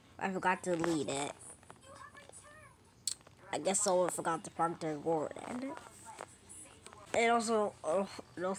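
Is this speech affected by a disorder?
No.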